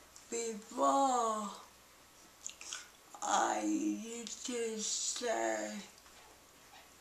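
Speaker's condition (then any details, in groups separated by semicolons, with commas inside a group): Cerebral palsy; balance and speech most affected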